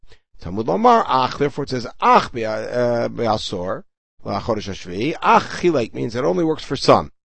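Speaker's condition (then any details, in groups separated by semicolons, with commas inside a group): No condition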